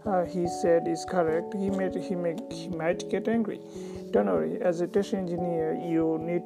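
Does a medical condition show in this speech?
No.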